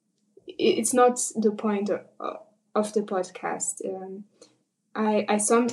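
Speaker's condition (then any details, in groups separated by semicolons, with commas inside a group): Covert stuttering; gradual onset in puberty, worse end of high school, father stuttered, therapy exercises unhelpful; early in accepting stutter, trying to be less covert; hid stutter with techniques in German, French, not in English, grew silent from fear; repeated sounds, repeated words, prolonged sounds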